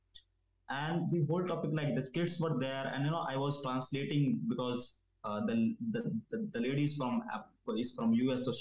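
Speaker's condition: Stammering; stammering since school age; repeats initial sounds, e.g. s-s-s in start, considers self a good communicator; repeated words

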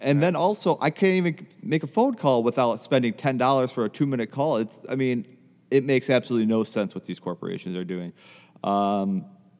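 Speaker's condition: No condition

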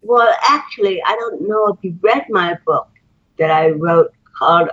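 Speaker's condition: Cerebral palsy; cannot move normally

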